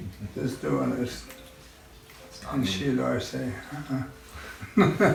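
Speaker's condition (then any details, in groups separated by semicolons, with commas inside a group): Multiple sclerosis; relapsing-remitting early, leg numbness at onset; progressive over years, walks but tires easily, poor balance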